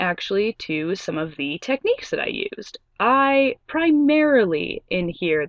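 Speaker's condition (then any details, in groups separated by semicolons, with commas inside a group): No condition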